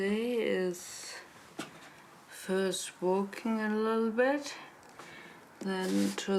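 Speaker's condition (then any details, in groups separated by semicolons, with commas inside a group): Traumatic brain injury, severe; speech affected, speaking again despite expectations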